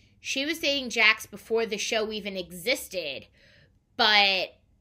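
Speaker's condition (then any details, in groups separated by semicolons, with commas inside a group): No condition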